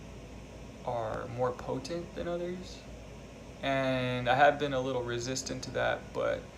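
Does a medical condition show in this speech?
No.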